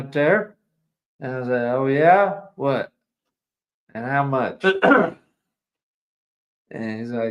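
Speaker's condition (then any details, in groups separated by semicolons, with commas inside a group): ALS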